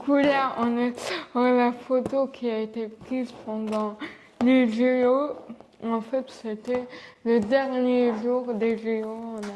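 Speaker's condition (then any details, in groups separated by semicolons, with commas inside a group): Cerebral palsy; from birth, uses wheelchair; age 25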